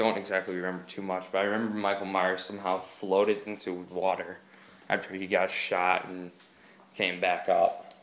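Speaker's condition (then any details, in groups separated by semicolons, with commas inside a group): No condition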